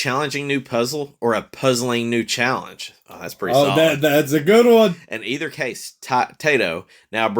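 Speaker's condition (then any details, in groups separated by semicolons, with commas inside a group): No condition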